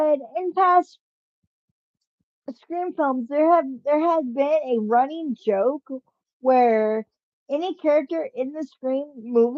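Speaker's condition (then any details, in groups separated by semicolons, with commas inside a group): Cerebral palsy, spastic; from birth, muscle spasms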